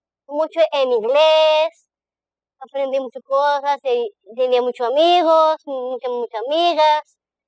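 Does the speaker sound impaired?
Yes: Down syndrome; present from birth.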